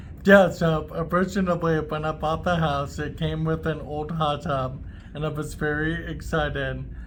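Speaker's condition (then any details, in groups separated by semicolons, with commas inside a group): ALS; voice affected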